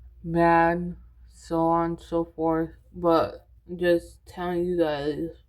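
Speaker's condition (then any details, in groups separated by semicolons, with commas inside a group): Cerebral palsy; brain damage, epilepsy, seizures since age one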